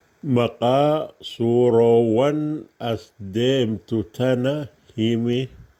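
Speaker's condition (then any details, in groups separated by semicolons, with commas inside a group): No condition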